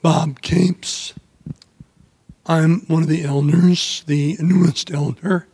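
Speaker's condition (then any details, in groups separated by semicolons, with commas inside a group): ALS; voice problem of unclear cause, first diagnosed as ALS, Lou Gehrig's disease; voice affected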